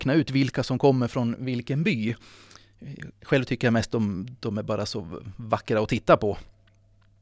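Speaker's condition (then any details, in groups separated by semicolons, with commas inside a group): No condition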